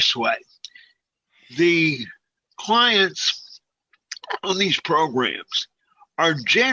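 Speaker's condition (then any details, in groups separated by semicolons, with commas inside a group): Cerebral palsy; severely disabled, wheelchair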